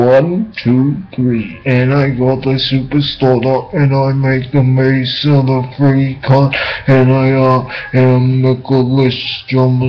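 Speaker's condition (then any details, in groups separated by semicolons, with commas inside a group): Brain injury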